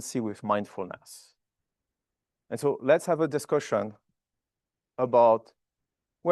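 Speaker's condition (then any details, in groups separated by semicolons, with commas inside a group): No condition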